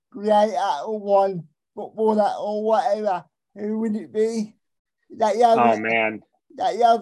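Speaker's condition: Cerebral palsy; arms affected

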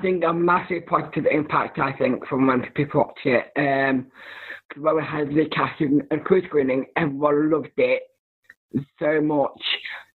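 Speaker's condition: Down syndrome; learning disability

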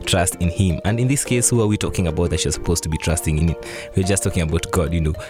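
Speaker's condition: No condition

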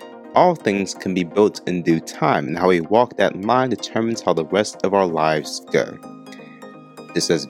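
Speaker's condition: No condition

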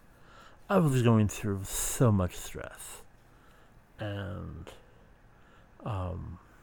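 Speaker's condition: Speech impediment

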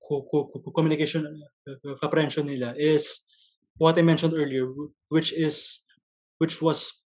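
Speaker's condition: Stuttering; broken, choppy non-fluent speech, dreads answering strangers like jeepney drivers, public communication affected; repeated sounds

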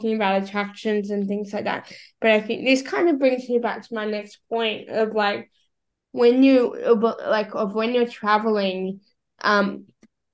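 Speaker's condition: Cerebral palsy; battery-powered wheelchair user, bilateral cochlear implants for hearing loss, carries spare cochlear implant

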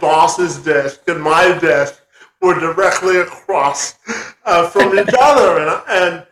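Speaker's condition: Cerebral palsy, spastic quadriplegia

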